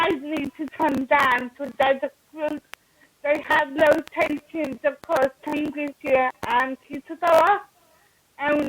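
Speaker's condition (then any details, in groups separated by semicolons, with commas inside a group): Cerebral palsy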